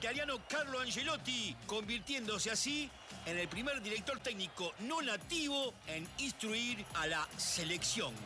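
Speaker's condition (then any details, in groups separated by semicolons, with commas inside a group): No condition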